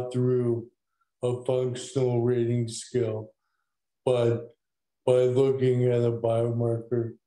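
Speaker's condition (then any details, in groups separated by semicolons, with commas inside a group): ALS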